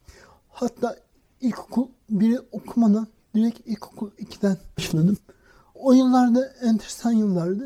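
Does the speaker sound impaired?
Yes: cerebral palsy; from birth, no speech or walking until age 6, misdiagnosed intellectual disability at age 5; school speech difficulty, reading not fluent, practised reading aloud before mirror.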